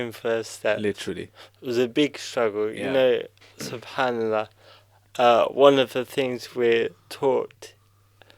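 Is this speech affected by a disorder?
Yes: cerebral palsy.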